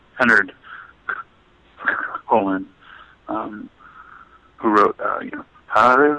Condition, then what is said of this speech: Stuttering. Yeah, you know, I've got a speech impediment known as stuttering. There it is right there.